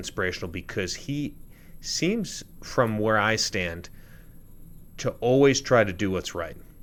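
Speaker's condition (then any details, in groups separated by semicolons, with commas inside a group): No condition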